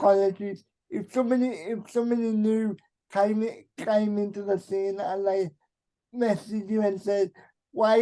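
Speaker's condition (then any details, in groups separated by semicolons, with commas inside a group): Cerebral palsy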